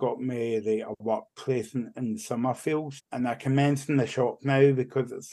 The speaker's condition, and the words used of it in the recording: Cerebral palsy. So, yeah, I mean, I think I was kind of a bit fortunate again because like I kind of learned how to walk and talk and stuff like that.